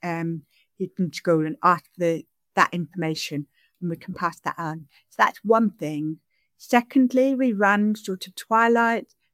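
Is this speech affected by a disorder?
Yes: deafness; questions interpreted into sign language by interpreter Lisa.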